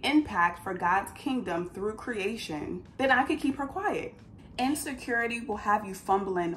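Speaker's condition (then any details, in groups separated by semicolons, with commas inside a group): No condition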